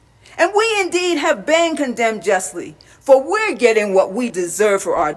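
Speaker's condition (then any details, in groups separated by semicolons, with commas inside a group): No condition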